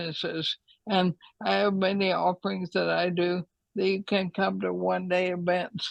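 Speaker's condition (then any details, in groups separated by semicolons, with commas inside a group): ALS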